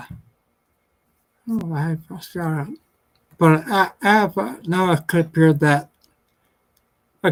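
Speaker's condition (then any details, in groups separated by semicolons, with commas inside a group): Ataxia; black spot on cerebellum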